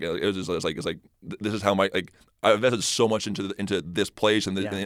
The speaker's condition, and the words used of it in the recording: Stuttering. I feel like I'm not very good off the cuff. I can't just, you know, speak, and that's when I start to, you know, stutter and trip over my own words and things like that